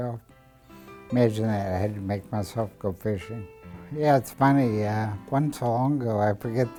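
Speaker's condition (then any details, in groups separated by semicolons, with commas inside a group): ALS; over two years since diagnosis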